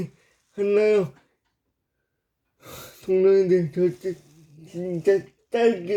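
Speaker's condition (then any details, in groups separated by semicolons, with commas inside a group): Brain lesion disability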